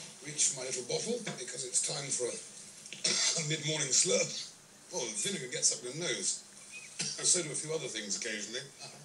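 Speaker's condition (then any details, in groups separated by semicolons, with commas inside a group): No condition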